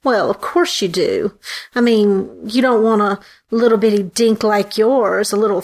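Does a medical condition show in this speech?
No.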